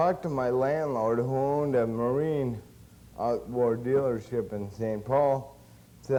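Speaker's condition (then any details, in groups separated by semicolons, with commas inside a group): Cerebral palsy; since birth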